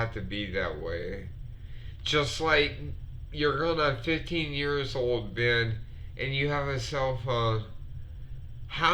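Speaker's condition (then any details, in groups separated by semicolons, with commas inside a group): Multiple sclerosis; affects fingers; sometimes hard to breathe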